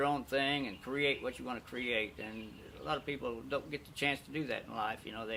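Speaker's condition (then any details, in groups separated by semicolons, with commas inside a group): No condition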